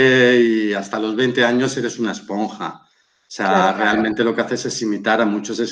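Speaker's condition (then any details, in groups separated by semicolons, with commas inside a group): No condition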